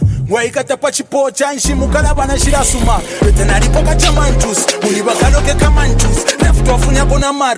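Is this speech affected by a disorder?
No.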